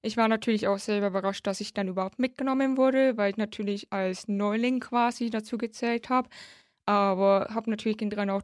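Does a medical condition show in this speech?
Yes: hard of hearing since birth; congenital severe hearing loss, nearly deaf, detected at age three, left cochlear implant since age nine.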